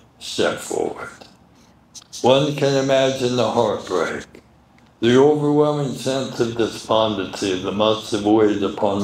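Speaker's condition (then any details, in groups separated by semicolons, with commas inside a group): Medical condition affecting speech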